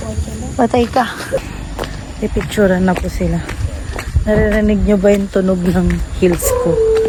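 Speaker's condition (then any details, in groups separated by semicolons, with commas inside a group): No condition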